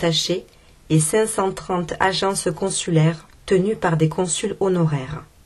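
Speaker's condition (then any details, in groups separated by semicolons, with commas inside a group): No condition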